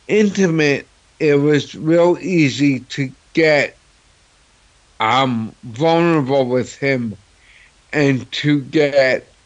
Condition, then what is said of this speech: Cerebral palsy. Like, I hear New York, but I don't hear, like, classic CP spastic voice.